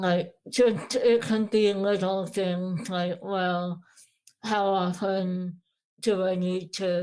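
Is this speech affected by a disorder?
Yes: Moebius syndrome.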